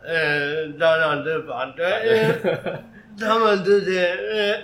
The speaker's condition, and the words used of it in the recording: Brain injury. 是有语言障碍而已，其实它其他就是思考啊什么都，都是跟正常人生对活一样